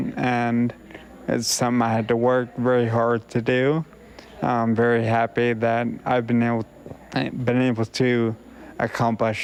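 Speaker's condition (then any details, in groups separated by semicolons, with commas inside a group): Friedreich's ataxia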